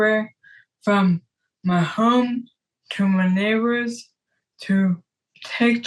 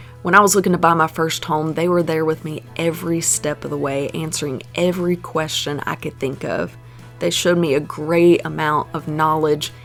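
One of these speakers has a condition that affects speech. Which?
The first: traumatic brain injury; caused by car wreck; years since injury, years of therapy, still improving; relearned talking.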